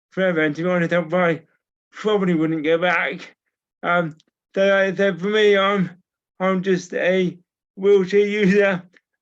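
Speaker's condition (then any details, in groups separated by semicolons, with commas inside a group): Cerebral palsy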